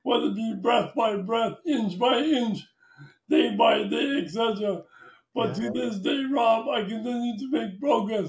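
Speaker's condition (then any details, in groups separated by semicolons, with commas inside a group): Traumatic brain injury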